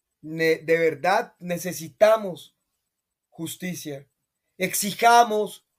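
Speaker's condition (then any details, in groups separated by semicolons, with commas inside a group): No condition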